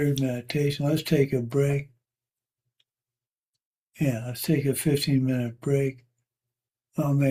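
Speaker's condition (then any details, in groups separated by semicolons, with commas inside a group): Parkinson's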